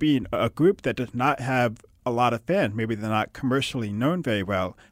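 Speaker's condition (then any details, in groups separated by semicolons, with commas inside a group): Hard of hearing; deaf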